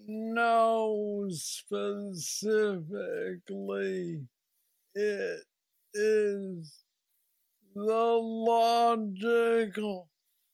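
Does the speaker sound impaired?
Yes: Parkinson's disease; neurostimulator brain implant after 2 years.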